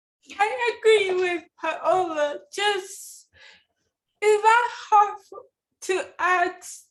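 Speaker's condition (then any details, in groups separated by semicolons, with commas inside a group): Cerebral palsy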